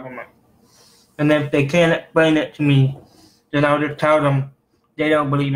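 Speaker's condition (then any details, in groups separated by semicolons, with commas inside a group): Cerebral palsy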